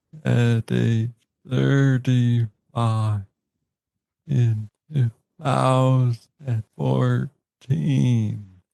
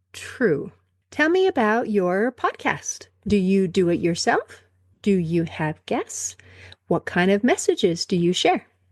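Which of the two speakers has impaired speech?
The first: Parkinson's disease; diagnosed at age 35.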